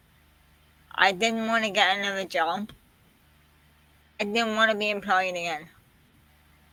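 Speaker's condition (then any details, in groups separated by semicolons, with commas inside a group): Quadriplegic cerebral palsy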